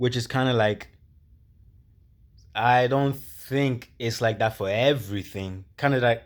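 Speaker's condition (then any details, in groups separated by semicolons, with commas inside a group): No condition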